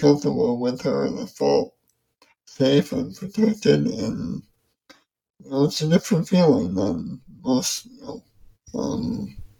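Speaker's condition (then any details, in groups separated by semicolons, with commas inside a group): ALS; progressive muscle weakness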